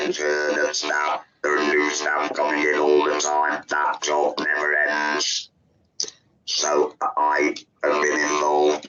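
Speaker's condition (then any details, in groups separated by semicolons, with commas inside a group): Laryngectomy; laryngectomy voice, breathes through neck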